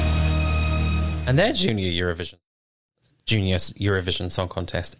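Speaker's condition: No condition

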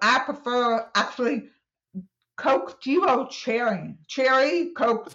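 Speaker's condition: Deaf, cochlear implant user; uses cochlear implant

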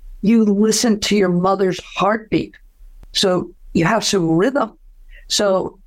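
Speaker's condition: Aphasia after strokes; aphasia from two strokes with heart failure at age 45, later heart transplant, implanted defibrillator; about 16 years after onset, past speech therapy; once could not speak, relearned English and intonation, long monotone, pitch now varies

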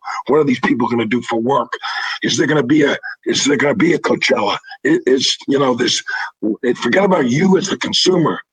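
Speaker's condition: Throat cancer, vocal cords removed

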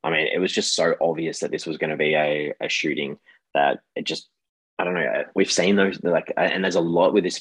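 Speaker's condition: No condition

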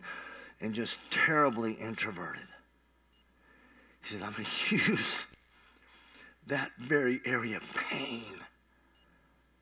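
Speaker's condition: Cleft palate; revived by nurse

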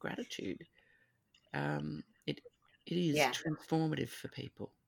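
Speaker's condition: No condition

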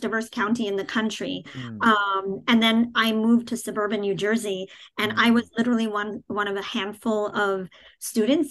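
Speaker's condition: Cleft palate, cleft palate without cleft lip

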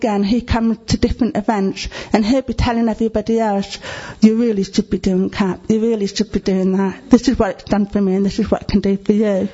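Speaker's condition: Deafness; needs to see speaker's face

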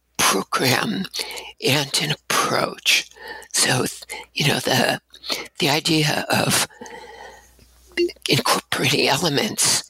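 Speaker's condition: Abductor spasmodic dysphonia; cords open involuntarily, much breathiness, staccato syllables, lengthened syllables give shaky tremor, focused speaking

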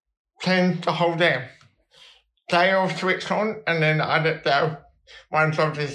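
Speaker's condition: Cerebral palsy

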